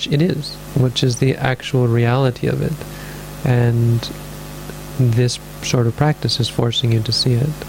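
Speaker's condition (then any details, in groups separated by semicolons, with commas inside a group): No condition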